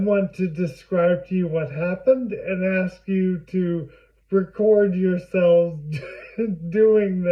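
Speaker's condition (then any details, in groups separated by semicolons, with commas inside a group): Primary lateral sclerosis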